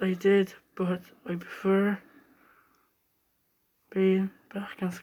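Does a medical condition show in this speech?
Yes: Down syndrome; age 17.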